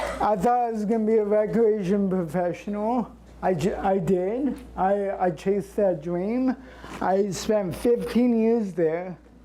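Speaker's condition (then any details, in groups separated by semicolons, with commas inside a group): Cerebral palsy; since birth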